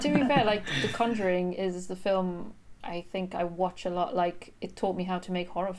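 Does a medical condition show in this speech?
No.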